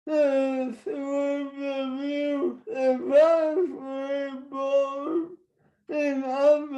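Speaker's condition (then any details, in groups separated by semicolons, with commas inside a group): Traumatic brain injury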